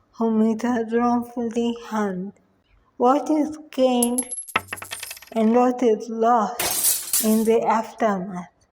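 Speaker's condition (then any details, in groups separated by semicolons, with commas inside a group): Cerebral palsy; from birth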